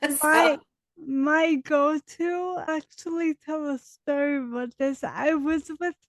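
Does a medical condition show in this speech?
Yes: dystonia; diagnosed age 10, now 33, on medication.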